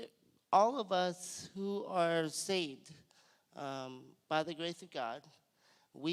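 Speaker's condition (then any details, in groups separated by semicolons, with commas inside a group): Cerebral palsy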